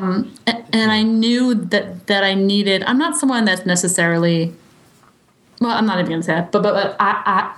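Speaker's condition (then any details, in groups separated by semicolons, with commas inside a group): Stuttering; therapy over past 3 years: fluency shaping, stuttering modification, voluntary stuttering, subway talks with strangers; not always in control of speech, open about stuttering, speaks naturally; speech tools helped at times but not reduced stuttering, drops strategies needing unnatural speaking; repeated words, prolonged sounds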